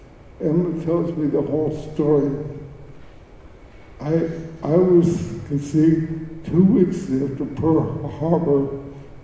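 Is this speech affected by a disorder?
Yes: cerebral palsy; birth injury affecting motor skills, speech, walking and swallowing, diagnosed later in life, doctor advised never driving; shuffles feet when walking on stage; choking episodes, choked on meat over 20 times, saved by Heimlich.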